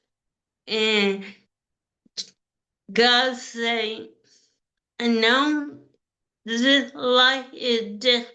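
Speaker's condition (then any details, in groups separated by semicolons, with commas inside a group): Cerebral palsy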